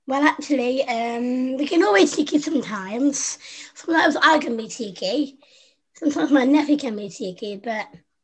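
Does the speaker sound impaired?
Yes: Down syndrome; congenital, infant heart failure, heart surgery in infancy, stopped breathing as baby and resuscitated, chest problems, pneumonia; age 25; learned to speak by copying younger sister Susie, never stopped talking since.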